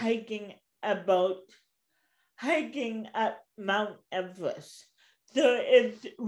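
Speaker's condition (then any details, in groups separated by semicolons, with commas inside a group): Cerebral palsy; since birth, walks with walker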